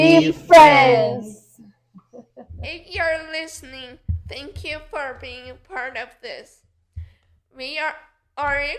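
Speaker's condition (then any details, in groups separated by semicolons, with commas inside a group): Cerebral palsy; affects muscles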